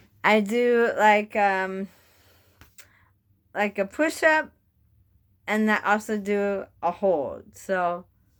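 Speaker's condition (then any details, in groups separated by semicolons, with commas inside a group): Bulbar onset ALS; fairly decent swallow, specific swallow weaknesses found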